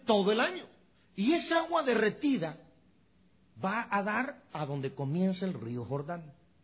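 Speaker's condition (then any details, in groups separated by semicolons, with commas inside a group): No condition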